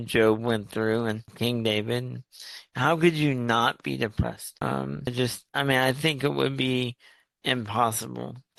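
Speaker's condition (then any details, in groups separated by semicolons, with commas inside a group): Cerebral palsy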